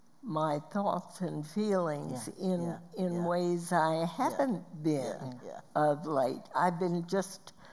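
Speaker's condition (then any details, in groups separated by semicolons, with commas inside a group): Spasmodic dysphonia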